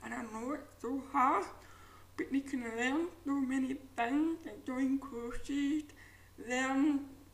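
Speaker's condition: Profound deafness; cochlear implant two years ago

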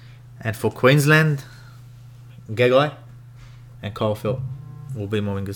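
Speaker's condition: No condition

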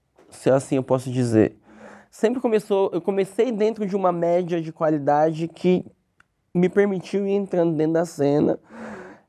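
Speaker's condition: Cleft lip; congenital cleft lip

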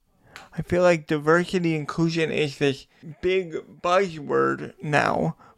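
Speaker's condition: Cerebral palsy; limited outdoor play in childhood

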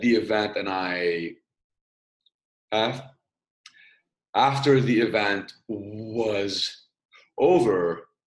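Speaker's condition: Stutter; stutter from young age, intensified in teenage years; uses breathing technique learned on speech course in UK; audible stutter now, unusual sound, listeners react with surprise, confusion or discomfort; repeated sounds, blocks

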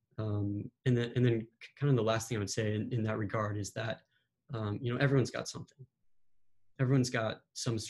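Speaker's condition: Stuttering; stutter present as long as remembered, lots of speech therapists, attended Camp Shoutout for people who stutter; aims to improve fluency through public speaking, listeners sometimes say spit it out or slow down; repeated sounds

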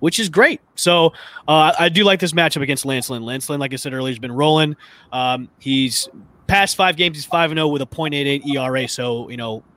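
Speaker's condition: No condition

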